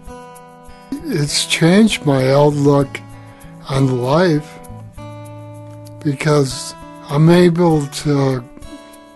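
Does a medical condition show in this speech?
Yes: essential tremor; deep brain stimulation, thalamus.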